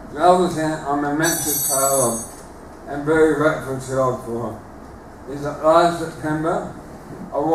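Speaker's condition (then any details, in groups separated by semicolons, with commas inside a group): Motor neuron disease; terminal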